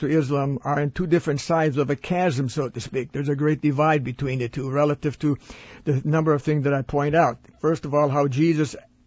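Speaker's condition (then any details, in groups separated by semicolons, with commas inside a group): No condition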